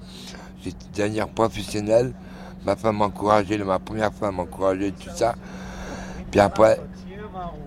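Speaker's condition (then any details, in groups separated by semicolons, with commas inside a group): Throat cancer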